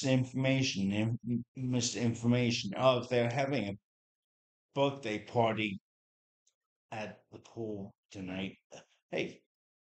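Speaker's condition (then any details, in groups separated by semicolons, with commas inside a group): Cerebral palsy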